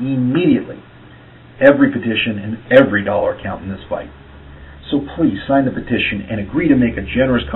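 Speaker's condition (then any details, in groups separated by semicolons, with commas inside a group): No condition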